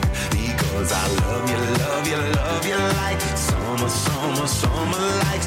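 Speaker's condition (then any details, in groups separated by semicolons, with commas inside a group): No condition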